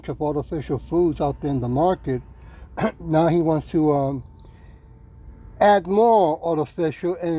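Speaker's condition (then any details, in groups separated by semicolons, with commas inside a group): No condition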